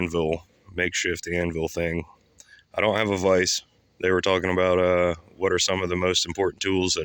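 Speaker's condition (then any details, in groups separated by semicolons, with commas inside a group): No condition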